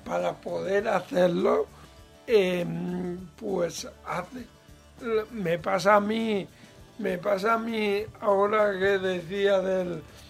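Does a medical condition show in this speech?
Yes: cerebral palsy, mild.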